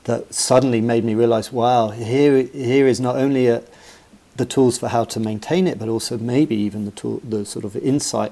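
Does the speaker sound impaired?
No.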